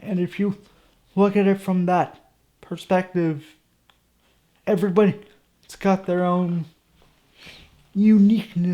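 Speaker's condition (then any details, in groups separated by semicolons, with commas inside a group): Cerebral palsy; from birth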